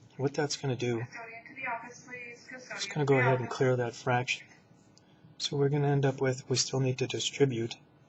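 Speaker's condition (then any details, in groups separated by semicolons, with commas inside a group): No condition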